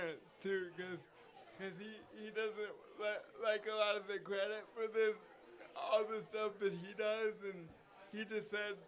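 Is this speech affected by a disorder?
Yes: cerebral palsy.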